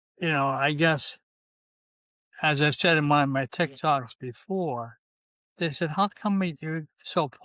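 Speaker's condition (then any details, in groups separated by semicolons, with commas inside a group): ALS, C9 mutation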